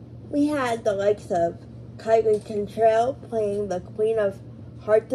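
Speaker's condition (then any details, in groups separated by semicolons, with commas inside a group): Cerebral palsy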